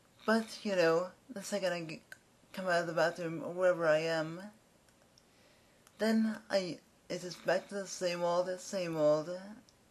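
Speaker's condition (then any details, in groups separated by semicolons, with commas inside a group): Cerebral palsy; speaks fast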